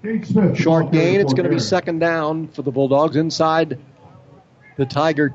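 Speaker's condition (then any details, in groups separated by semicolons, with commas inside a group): No condition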